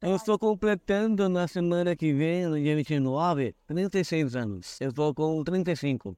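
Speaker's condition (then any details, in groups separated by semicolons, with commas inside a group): Down syndrome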